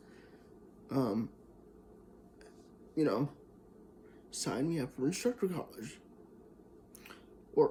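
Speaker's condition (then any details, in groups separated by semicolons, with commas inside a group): Cerebral palsy, spastic diplegia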